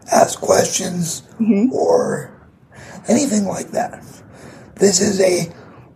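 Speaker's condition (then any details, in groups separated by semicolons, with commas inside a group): Cerebral palsy; condition audible in voice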